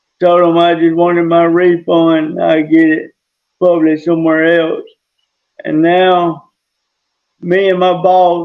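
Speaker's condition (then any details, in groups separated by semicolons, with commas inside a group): Traumatic brain injury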